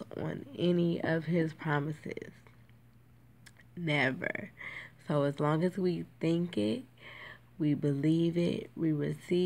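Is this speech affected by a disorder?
Yes: cerebral palsy, spastic.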